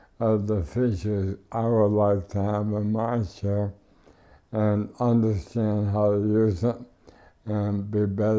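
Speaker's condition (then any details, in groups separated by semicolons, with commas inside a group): ALS; power wheelchair, no tracheostomy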